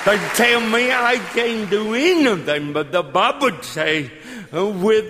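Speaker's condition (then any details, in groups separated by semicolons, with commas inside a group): Cerebral palsy; from birth, born dead 18 minutes, oxygen not reaching brain, walks with limp; talks funny, challenge communicating, unusual cadence and rhythm, takes time to get used to, understandable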